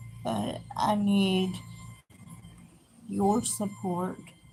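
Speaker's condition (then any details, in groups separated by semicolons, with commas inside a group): Cerebral palsy; head often turned sideways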